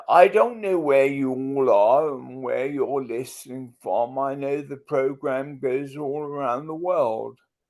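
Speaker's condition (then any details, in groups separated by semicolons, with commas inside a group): Multiple sclerosis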